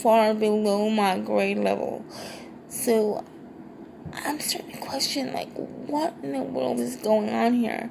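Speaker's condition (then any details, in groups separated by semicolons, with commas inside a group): Cerebral palsy, triplegia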